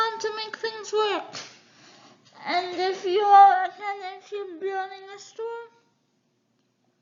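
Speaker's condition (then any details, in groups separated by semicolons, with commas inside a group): Cerebral palsy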